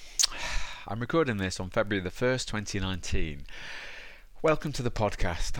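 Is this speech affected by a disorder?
No.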